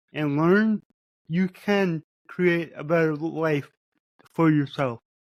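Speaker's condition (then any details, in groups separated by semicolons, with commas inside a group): Cerebral palsy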